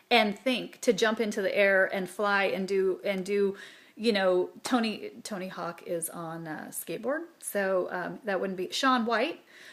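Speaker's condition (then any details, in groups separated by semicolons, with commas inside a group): No condition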